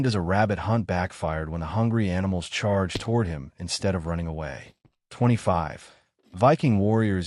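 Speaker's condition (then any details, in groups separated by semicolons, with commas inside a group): No condition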